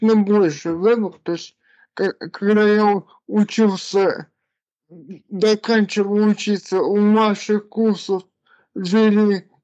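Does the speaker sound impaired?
Yes: cerebral palsy.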